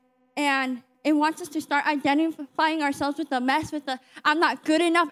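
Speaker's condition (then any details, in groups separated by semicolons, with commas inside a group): Cleft lip and palate; congenital cleft lip and palate, 38 surgeries since birth, speech services offered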